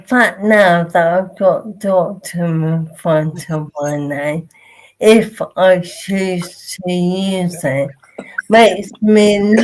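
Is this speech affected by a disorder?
Yes: motor neurone disease.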